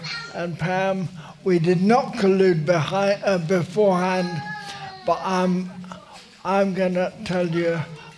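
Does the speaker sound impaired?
Yes: motor neurone disease; uses wheelchair.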